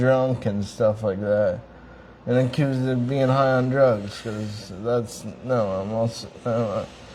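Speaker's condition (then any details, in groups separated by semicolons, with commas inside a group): Traumatic brain injury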